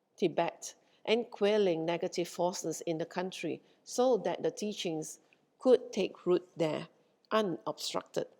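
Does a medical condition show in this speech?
No.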